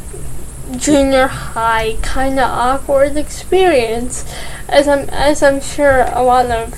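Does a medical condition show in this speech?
Yes: cerebral palsy.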